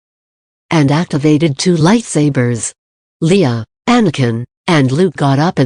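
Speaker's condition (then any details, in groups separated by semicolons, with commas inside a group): No condition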